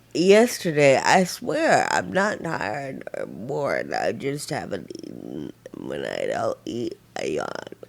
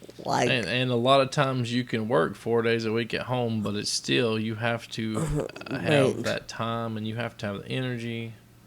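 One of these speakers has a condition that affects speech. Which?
The first: Friedreich ataxia; progressive nerve damage; progressed over years, tires easily, uses voice texting.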